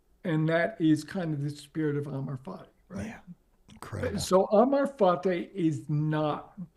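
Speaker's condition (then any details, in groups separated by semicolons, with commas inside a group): ALS; progressive, onset leg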